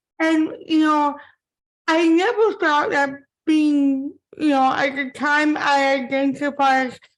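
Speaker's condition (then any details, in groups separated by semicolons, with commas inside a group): Cerebral palsy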